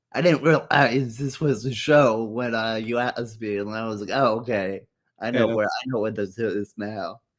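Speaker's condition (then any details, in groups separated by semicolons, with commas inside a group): Muscular dystrophy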